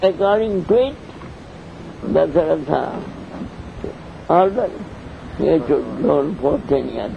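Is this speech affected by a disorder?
Yes: deafness; cannot hear audience questions.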